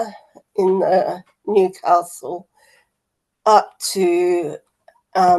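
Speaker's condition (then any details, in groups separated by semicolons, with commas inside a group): Motor neurone disease; PEG feeding tube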